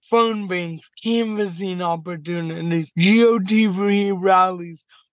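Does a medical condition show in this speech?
Yes: cerebral palsy; very mild physical disability, slight tremors during the day.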